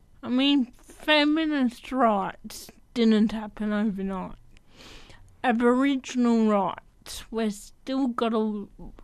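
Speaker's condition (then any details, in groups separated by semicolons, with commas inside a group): Athetoid cerebral palsy; athetoid form, from birth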